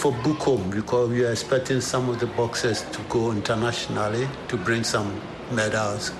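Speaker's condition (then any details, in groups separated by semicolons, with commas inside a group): No condition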